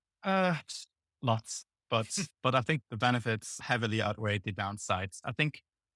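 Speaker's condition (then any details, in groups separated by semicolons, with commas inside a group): No condition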